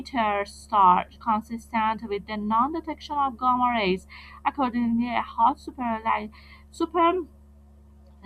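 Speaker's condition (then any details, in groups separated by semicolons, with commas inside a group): No condition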